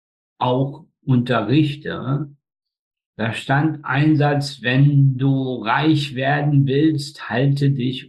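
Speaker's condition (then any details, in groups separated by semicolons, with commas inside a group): Spastic tetraparesis; birth accident, umbilical cord strangulation, brain oxygen lack up to 15 minutes, all four limbs; facial paralysis, speech control difficulties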